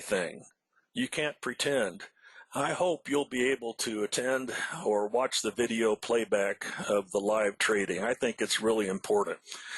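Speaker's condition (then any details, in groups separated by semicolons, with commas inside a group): No condition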